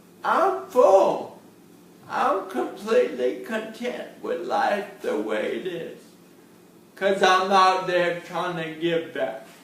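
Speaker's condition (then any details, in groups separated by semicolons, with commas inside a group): Cerebral palsy; since birth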